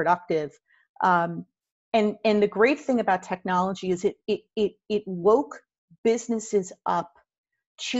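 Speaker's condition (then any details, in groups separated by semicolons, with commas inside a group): No condition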